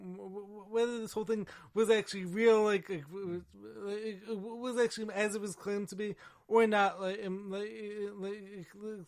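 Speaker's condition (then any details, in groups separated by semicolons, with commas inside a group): Stammering and stuttering; acquired, neurological damage from severe pneumonia, 21 antibiotics, steroids, intubation, ventilator, induced coma, stutter began later; minimal editing leaves speech issues on display; repeated words, prolonged sounds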